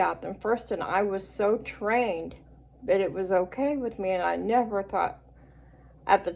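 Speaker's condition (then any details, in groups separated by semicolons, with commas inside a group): Cerebral palsy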